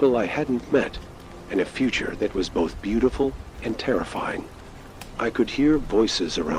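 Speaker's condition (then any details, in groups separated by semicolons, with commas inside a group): No condition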